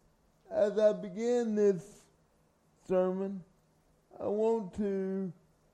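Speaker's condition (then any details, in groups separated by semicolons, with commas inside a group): Cerebral palsy; from birth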